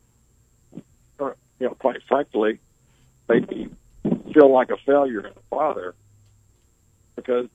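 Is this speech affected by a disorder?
Yes: ALS; 17-year battle per book title; able to speak, clearly communicates, slower pace due to ventilator breathing.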